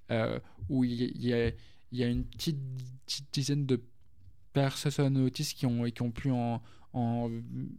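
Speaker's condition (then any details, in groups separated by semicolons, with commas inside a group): Stuttering; stuttering since early childhood, severe until age 20; until age 20 unable to say two words in a row, school oral work difficult; repeated sounds, repeated words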